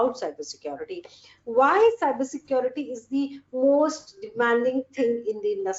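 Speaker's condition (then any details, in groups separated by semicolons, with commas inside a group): No condition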